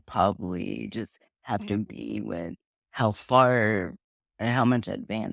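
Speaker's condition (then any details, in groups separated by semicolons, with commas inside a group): Cerebral palsy; spasticity, childhood surgery and Botox injections; no current treatment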